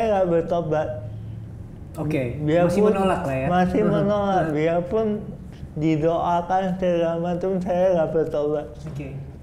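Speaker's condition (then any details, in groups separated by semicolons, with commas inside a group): Cerebral palsy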